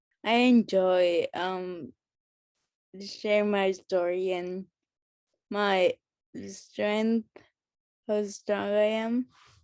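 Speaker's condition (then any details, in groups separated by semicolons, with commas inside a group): Friedreich's ataxia; genetic progressive neuromuscular, spinal fusion with rod; onset age 2, diagnosed age 5, uses walker, rod broken; slurred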